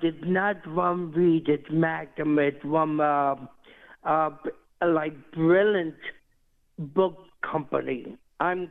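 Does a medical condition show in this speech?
Yes: cerebral palsy; diagnosed at 6 months, never expected to walk, later learned to walk, ran New York City Marathon.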